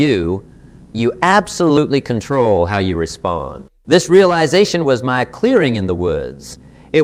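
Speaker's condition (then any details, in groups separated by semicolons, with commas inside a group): No condition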